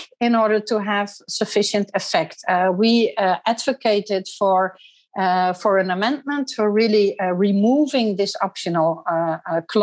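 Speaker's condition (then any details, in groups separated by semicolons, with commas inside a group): No condition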